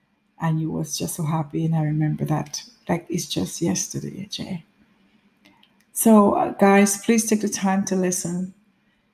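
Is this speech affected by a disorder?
No.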